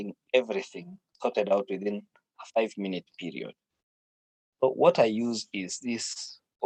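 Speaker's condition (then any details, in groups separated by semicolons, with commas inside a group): No condition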